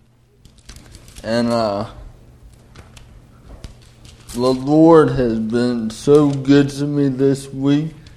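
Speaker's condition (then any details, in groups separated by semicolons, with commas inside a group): Cerebral palsy; delayed development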